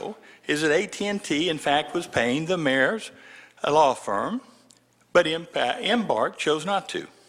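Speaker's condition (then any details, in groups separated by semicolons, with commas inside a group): No condition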